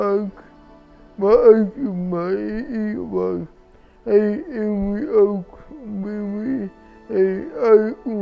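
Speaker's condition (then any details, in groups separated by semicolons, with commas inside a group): Cerebral palsy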